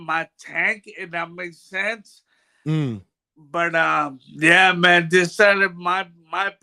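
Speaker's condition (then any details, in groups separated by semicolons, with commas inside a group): Brain bruising; speech bad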